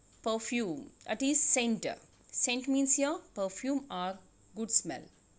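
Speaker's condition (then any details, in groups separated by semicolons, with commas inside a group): No condition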